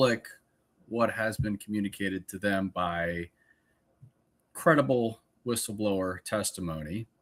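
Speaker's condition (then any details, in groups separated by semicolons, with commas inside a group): No condition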